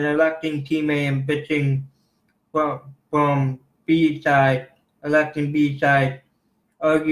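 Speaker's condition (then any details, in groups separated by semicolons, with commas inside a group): Cerebral palsy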